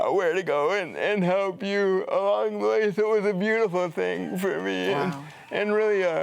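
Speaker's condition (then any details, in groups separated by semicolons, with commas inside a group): Cerebral palsy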